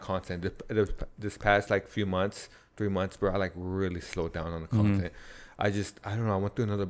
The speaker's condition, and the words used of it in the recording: Stuttering. There's, like, this little lisp sometimes, and I hate it.